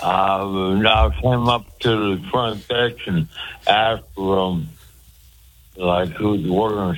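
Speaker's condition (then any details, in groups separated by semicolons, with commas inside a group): Speech impediment; cause unclear, stabbed by girlfriend and hit on head with ashtray years ago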